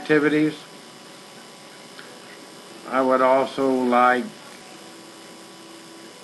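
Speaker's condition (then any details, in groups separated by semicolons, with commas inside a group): ALS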